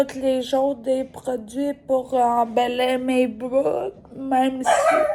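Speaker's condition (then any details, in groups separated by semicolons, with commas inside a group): Ataxia; degenerative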